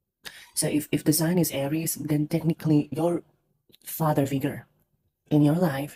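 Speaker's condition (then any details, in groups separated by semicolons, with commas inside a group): No condition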